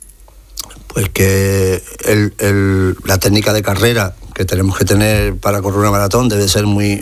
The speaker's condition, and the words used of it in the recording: Tourette syndrome. Mis tics son casi todos fónicos y de gestos físicos.